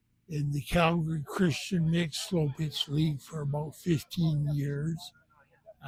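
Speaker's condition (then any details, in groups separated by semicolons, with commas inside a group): Benign essential tremor; benign essential tremor, bilateral awake brain surgery, brain implants; decades since onset, age 79, medications ineffective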